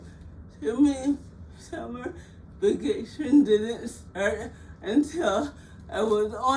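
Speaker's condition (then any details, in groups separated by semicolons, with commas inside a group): Cerebral palsy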